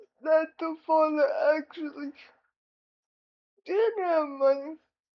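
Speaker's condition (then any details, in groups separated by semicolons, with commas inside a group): Cerebral palsy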